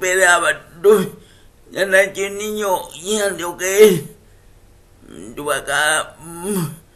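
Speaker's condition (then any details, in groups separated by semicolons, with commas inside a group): Cerebral palsy; uses wheelchair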